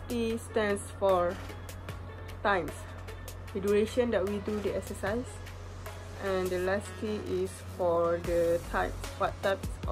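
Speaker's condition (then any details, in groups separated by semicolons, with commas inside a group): No condition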